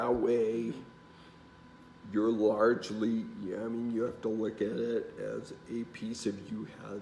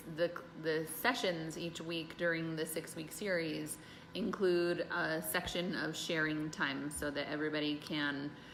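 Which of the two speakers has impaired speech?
The first: traumatic brain injury; caused by failed tumor surgery; 27 years since injury.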